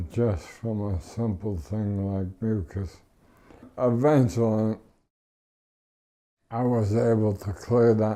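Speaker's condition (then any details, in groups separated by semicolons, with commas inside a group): ALS; tracheotomy, ventilator, wheelchair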